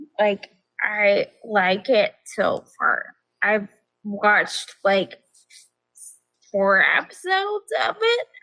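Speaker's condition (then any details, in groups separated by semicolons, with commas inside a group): Progressive ataxia; balance problems, nerve pain; affects speech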